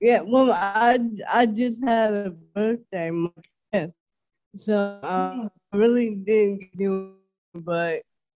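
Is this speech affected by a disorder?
Yes: dysarthria; understandable.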